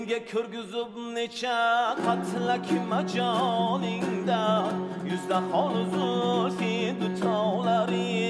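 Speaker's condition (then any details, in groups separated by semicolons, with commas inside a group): No condition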